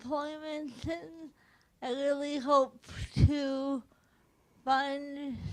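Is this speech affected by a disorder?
Yes: cerebral palsy; from birth.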